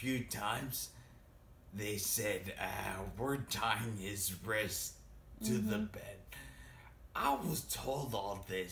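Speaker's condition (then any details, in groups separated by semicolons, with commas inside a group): Traumatic brain injury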